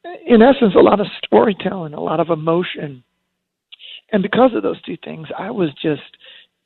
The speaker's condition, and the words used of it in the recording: Spasmodic dysphonia. In essence, I lost control of my voice, which is pretty ironic.